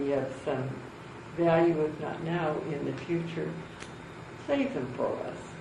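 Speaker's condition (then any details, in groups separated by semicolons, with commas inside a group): Cerebral palsy; from birth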